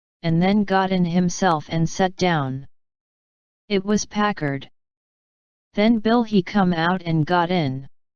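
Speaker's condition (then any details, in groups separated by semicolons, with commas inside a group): No condition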